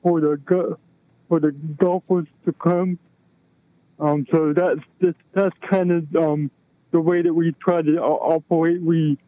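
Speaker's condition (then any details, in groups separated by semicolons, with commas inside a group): Cerebral palsy; affecting movement, balance and posture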